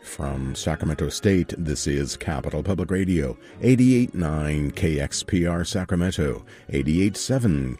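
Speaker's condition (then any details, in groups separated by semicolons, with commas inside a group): No condition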